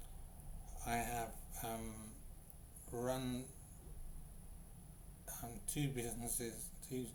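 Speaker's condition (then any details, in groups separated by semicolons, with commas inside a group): Brain injury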